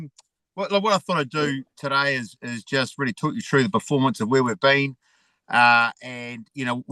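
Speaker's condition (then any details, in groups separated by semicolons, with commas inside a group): No condition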